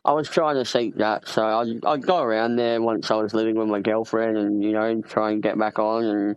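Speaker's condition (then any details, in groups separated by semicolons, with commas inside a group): Cleft palate; congenital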